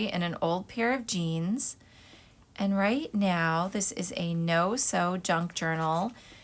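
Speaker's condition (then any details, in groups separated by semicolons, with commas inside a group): No condition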